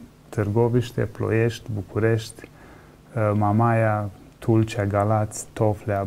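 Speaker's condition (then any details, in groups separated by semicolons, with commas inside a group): No condition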